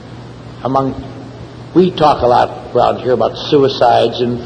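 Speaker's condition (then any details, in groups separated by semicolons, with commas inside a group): No condition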